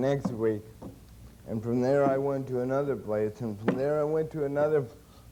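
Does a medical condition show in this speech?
Yes: cerebral palsy; since birth.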